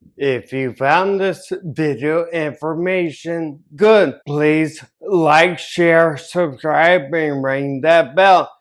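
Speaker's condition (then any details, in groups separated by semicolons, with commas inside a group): Ataxia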